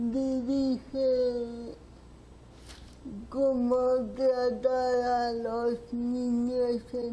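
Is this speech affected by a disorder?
Yes: cerebral palsy.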